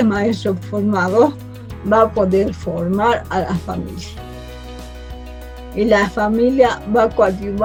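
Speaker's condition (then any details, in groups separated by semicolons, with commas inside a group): Cerebral palsy from birth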